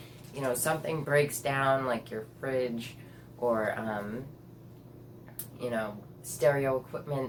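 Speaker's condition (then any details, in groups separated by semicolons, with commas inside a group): No condition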